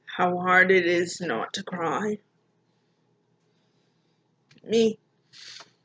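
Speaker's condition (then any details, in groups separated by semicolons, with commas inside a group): Mild cerebral palsy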